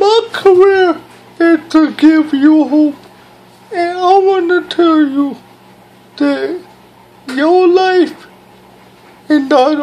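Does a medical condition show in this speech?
Yes: cerebral palsy; speech hard to understand.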